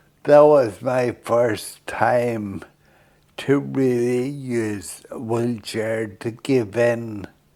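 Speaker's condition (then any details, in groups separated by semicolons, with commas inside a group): Friedreich's ataxia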